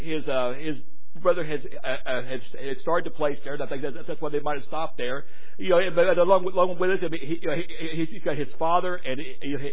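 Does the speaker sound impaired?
Yes: stuttering; preaching aloud to congregation; stutters while preaching, worries about listeners' first reaction; here repeated sounds, repeated words.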